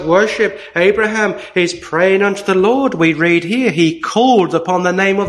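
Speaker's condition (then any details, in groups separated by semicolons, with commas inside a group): No condition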